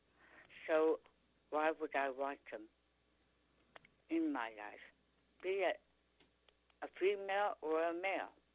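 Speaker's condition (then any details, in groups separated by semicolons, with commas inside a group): Tongue cancer; stage 4 tongue cancer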